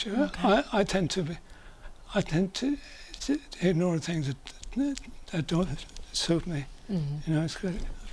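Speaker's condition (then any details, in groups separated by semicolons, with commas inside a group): Early onset Parkinson's disease; early onset, deep brain stimulation implant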